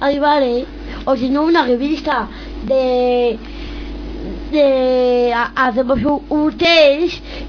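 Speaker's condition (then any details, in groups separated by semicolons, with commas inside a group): Down syndrome; reads news item aloud on live radio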